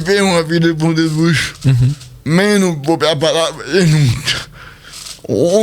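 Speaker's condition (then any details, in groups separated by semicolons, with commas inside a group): Cerebral palsy; speech not normal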